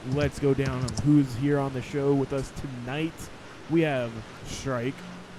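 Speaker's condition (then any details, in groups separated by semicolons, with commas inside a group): No condition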